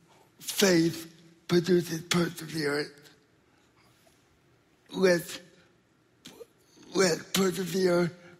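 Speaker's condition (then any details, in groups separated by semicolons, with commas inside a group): Spastic quadriplegic cerebral palsy; neurological muscle stiffness limiting arm and leg mobility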